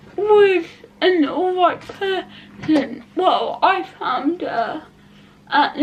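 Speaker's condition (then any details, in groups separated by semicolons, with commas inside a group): Cerebral palsy; not quadriplegic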